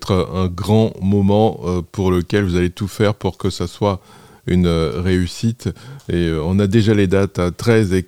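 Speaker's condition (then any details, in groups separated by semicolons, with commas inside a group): No condition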